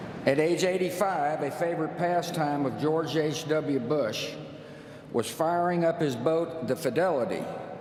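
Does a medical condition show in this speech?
No.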